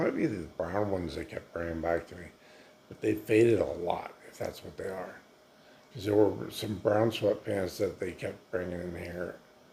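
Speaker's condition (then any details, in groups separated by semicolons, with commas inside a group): Multiple sclerosis; affects legs; nursing home, medications causing dry mouth; dry mouth, dry food hard to swallow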